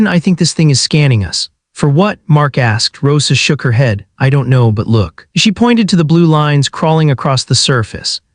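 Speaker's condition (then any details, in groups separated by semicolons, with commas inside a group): No condition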